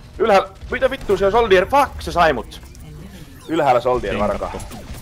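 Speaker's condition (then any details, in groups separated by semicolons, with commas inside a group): No condition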